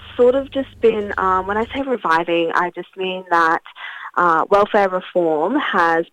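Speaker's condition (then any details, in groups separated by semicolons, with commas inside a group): No condition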